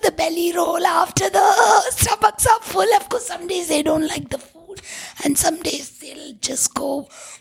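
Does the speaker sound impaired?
Yes: tracheostomy, vocal cords permanently constricted from smoke inhalation; Carlton Towers fire Bangalore, 12 years ago, multiple failed surgeries; must block tube hole with finger to be audible, former voice lost, voice called unforgettable.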